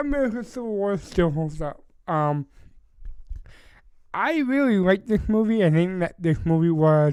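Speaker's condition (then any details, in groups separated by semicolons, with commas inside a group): Cerebral palsy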